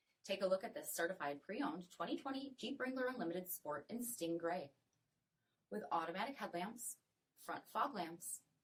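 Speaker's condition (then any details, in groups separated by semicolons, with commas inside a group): No condition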